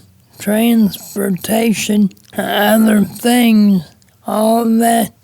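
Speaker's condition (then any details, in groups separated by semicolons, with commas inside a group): Cerebral palsy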